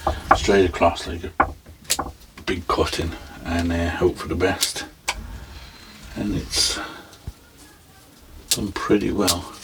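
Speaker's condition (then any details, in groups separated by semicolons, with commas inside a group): No condition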